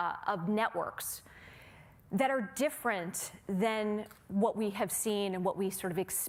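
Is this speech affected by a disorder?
No.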